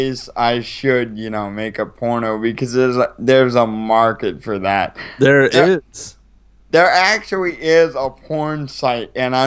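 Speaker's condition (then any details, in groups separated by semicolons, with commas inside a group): Cerebral palsy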